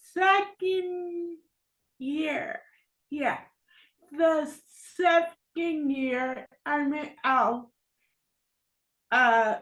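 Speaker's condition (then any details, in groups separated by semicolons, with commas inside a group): Cerebral palsy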